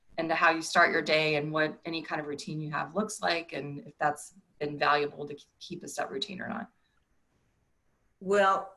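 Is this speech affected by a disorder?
No.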